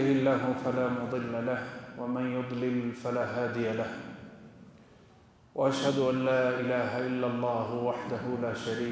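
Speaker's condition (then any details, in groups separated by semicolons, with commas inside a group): No condition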